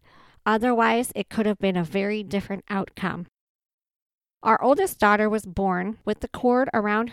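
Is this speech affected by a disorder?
Yes: cleft palate with Pierre Robin, Pierre Robin sequence, no cleft lip; congenital Pierre Robin, cleft palate without lip, one-side enlarged tongue hemangioma, three palate surgeries incl. uvula attachment; childhood sound substitutions from open palate, speech therapy through 4th-5th grade, normal since surgery near twelve.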